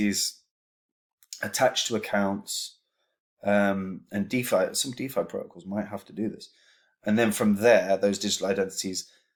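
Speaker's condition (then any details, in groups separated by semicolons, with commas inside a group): No condition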